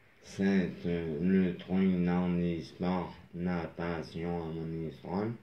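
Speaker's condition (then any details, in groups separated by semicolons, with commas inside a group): Traumatic brain injury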